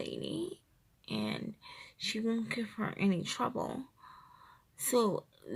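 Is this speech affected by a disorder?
Yes: cerebral palsy, triplegia.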